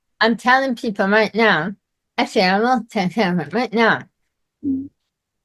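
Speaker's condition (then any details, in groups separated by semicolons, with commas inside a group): Myasthenia gravis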